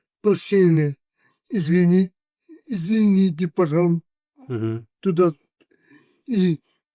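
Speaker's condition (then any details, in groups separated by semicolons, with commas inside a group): Cerebral palsy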